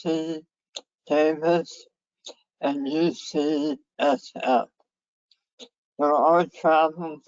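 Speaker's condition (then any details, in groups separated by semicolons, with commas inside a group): Head and neck cancer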